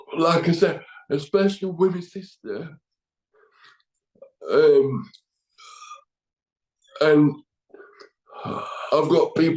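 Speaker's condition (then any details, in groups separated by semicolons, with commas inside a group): Cerebral palsy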